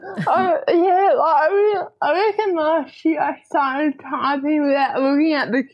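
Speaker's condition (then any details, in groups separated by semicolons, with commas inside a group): Cerebral palsy; spastic diplegia, hands mildly affected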